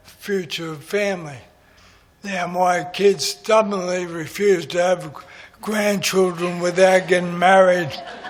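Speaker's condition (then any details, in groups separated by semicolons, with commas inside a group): MND; affects voice, breathing and hands; diagnosed about a year ago, age 58; voice is going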